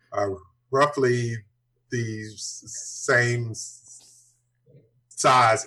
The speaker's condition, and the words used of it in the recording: Stuttering. The type of stutter that I have was silent blocks.